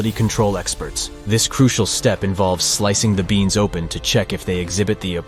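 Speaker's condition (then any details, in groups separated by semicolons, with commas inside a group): No condition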